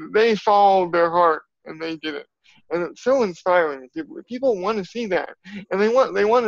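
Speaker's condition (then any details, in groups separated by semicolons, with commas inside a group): Cerebral palsy; from birth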